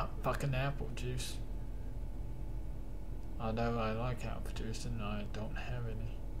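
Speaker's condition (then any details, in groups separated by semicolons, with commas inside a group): Cerebral palsy; cannot stand beyond 10 minutes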